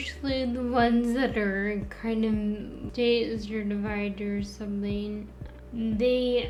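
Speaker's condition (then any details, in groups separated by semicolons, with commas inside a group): Friedreich's ataxia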